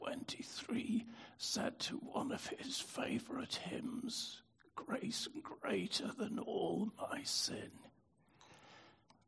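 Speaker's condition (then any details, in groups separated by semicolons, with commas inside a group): Spasmodic dystonia; affected voice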